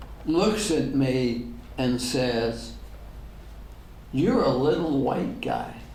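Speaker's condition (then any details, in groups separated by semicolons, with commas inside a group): ALS; degenerative; diagnosed ten years ago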